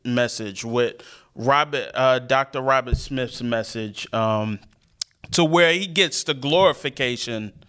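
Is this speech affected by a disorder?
No.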